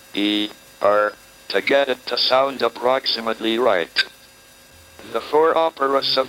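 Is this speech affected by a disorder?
Yes: motor neurone disease, through a speech-generating device; diagnosed at age 21, atypical case, not MS, initially given couple of years to live, uses voice synthesizer; almost completely paralysed, slower progression than expected, decades since diagnosis; speaks only through speech synthesizer, synthesizer mispronounces some names, needs phonetic respelling.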